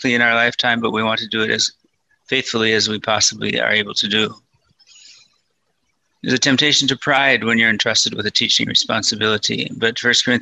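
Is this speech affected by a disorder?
Yes: Parkinson's disease, mild.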